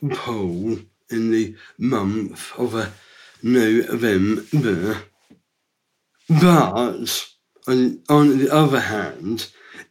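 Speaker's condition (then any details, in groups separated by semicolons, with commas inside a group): Down syndrome; from birth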